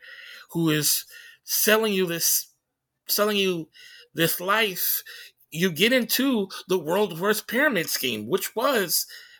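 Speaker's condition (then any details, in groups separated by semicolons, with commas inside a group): Stutter; stuttering during conversation; prolonged sounds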